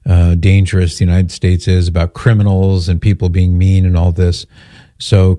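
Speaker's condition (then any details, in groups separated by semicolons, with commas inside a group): No condition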